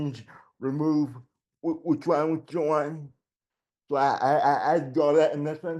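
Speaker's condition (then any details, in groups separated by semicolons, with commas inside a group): Generalized dystonia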